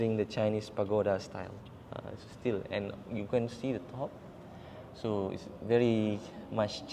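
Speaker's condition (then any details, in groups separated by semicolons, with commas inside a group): No condition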